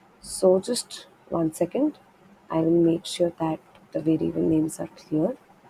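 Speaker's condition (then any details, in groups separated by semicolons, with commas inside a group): No condition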